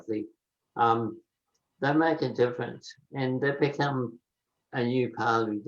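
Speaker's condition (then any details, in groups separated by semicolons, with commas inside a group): Motor neurone disease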